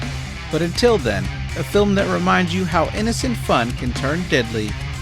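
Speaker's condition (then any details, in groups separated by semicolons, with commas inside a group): No condition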